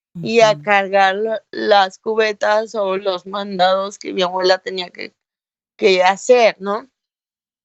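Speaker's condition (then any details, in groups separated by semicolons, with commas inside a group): Cerebral palsy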